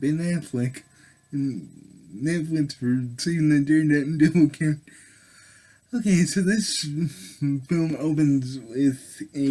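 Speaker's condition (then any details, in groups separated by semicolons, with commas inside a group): Cerebral palsy; able to speak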